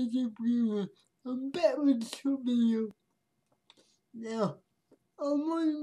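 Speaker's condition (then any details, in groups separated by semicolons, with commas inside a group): Cerebral palsy; speech affected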